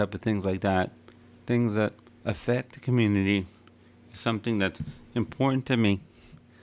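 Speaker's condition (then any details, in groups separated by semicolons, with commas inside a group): Cerebral palsy; wheelchair user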